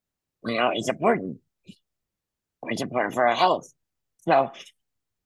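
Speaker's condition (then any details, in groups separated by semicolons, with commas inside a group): Muscular dystrophy; congenital, wheelchair user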